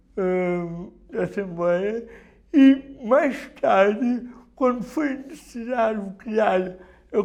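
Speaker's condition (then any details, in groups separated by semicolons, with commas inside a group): Cerebral palsy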